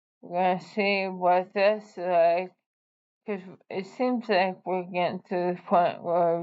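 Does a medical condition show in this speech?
Yes: ALS.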